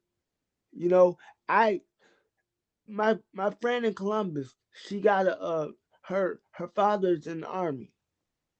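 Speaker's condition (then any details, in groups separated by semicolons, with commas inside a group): Cerebral palsy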